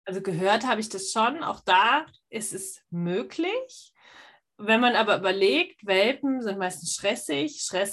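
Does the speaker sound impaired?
No.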